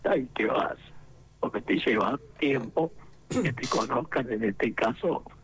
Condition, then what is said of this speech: Laryngectomy. Ahí empecé, yo hablo con voz esofágica, es muy difícil de poder volver